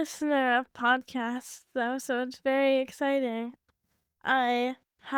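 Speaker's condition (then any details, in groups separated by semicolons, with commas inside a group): Cerebral palsy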